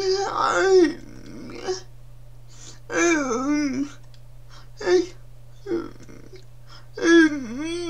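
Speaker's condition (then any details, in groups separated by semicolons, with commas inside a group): Cerebral palsy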